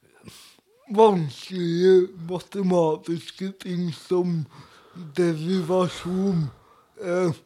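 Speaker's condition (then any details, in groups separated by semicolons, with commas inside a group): Cerebral palsy; speech difficulties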